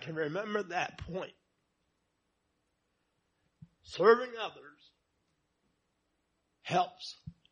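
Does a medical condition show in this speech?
Yes: tardive dyskinesia; tardive dyskinesia of left jaw, some paralysis, from major adverse drug reaction, care through VA; onset months ago, improving, VA care slow; speech affected by jaw dyskinesia, starting to talk a lot better.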